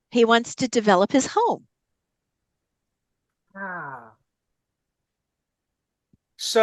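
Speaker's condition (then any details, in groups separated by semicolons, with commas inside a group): No condition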